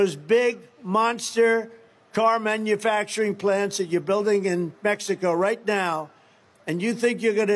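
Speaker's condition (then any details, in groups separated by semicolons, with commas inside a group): No condition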